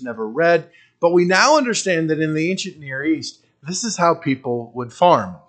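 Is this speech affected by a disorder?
No.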